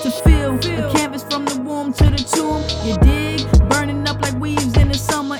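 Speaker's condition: No condition

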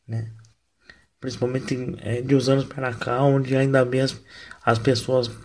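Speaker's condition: Cerebral palsy, mild; wheelchair user, motor function affected; no medication; voice mildly affected, occasional voice breaks

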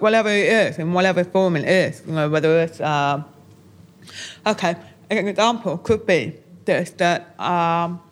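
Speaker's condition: Deafness; born profoundly deaf, taught lip reading, hearing aids, English first language, Auslan learned ten years ago

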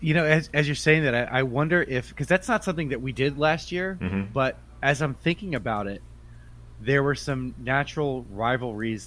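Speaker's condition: No condition

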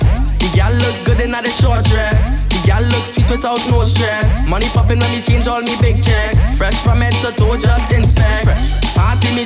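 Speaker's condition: No condition

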